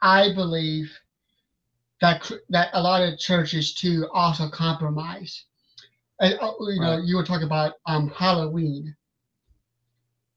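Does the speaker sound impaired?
Yes: stuttering; cited as reason against preaching call at age 16; here blocks.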